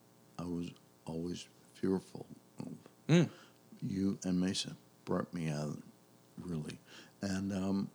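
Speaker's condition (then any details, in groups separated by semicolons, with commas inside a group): Aphasia after stroke; very hard time speaking, knows what to say, speech returned after about two and half years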